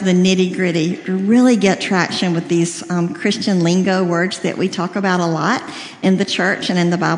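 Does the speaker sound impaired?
Yes: cleft lip and palate, severe.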